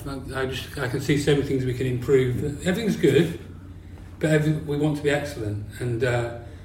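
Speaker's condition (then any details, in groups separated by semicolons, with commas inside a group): Parkinson's disease; walking affected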